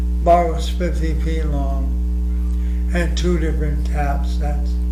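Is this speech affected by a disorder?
Yes: ALS.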